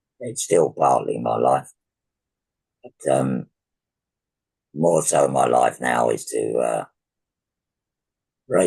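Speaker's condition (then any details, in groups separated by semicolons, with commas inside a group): Laryngectomy for laryngeal cancer; total laryngectomy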